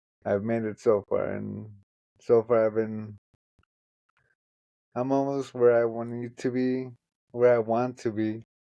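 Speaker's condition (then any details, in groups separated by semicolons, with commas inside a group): Traumatic brain injury; left side affected; relearned walking after therapy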